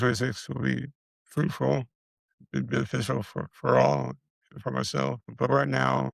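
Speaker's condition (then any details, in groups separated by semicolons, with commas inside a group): Multiple system atrophy; central hypoventilation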